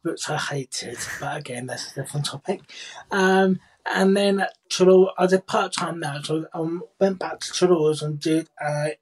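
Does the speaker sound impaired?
Yes: cerebral palsy, profound hearing loss; speaks clearly despite deafness, BSL first language, primary school speech and language therapy.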